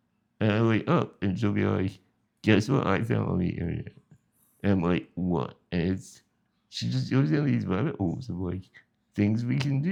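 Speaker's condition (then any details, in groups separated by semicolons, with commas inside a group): Spinal muscular atrophy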